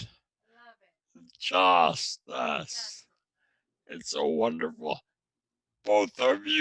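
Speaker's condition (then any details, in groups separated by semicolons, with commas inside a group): Traumatic brain injury; could not speak after injury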